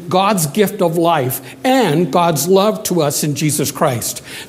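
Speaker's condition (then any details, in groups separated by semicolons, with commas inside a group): No condition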